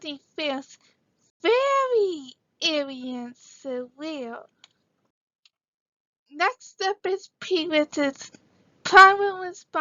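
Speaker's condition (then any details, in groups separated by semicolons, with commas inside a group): Cerebral palsy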